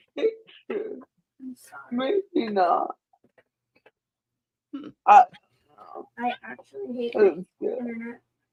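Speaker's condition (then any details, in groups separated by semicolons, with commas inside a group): Cerebral palsy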